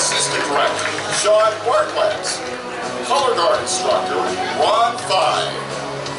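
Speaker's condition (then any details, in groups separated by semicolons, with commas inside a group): No condition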